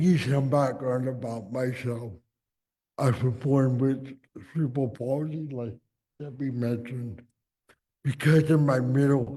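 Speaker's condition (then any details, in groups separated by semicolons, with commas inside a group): Cerebral palsy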